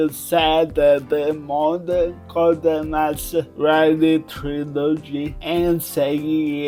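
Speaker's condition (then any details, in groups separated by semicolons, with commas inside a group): Cerebral palsy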